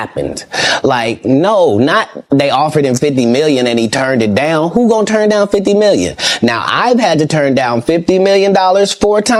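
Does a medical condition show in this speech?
No.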